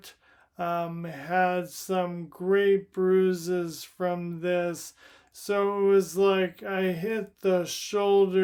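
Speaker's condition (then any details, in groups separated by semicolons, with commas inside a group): Primary lateral sclerosis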